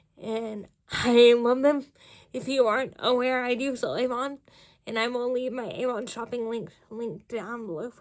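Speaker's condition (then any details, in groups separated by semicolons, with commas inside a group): Cerebral palsy, spastic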